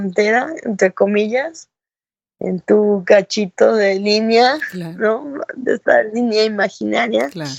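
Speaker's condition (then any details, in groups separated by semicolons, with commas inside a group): Cerebral palsy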